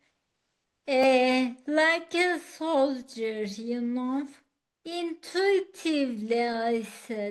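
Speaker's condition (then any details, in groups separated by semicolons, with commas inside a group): Acquired ataxia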